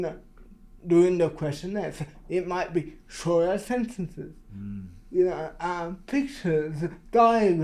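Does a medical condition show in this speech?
Yes: cerebral palsy.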